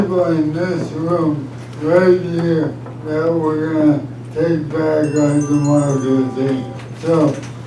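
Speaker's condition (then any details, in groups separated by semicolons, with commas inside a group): ALS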